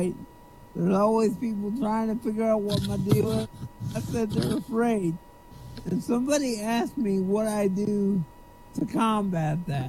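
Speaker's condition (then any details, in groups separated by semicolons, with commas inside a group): Cerebral palsy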